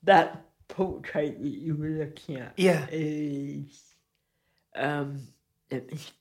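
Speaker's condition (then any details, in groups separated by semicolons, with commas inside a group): Cerebral palsy; physically affects creating art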